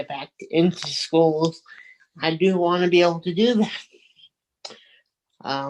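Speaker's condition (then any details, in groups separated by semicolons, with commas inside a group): Cerebral palsy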